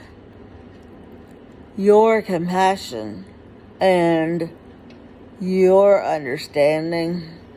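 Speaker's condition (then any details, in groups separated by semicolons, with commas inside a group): Huntington's disease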